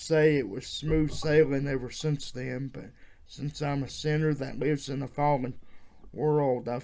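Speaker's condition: Cerebral palsy; wheelchair user

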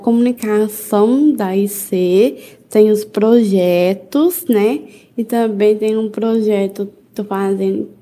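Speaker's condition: Down syndrome; exam reader in school

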